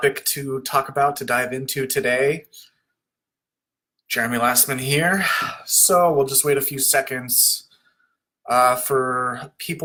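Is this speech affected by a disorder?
No.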